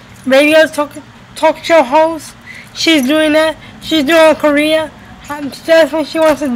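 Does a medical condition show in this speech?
Yes: cerebral palsy.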